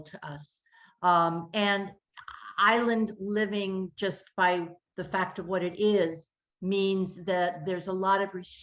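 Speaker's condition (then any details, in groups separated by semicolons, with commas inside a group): No condition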